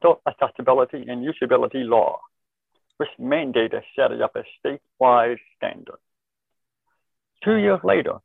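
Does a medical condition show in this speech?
Yes: deafness; born deaf, cochlear implant, relies on lip reading and visual media.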